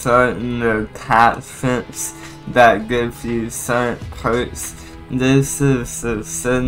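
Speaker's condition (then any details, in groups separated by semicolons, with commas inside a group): Cerebral palsy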